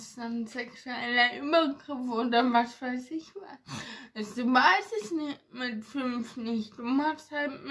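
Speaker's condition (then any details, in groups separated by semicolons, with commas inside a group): Ataxia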